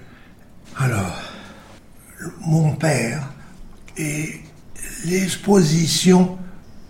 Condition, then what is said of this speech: Aphasia. Mais là, je vois que finalement, vous arrivez à oui, dire oui, ce, oui.